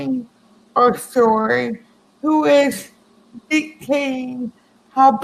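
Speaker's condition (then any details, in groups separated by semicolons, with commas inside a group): Cerebral palsy; speech affected, sounds like stroke to others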